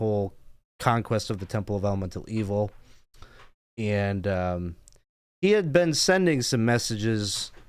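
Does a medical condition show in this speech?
No.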